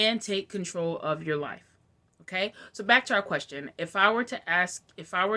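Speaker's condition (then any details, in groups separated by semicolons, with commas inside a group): No condition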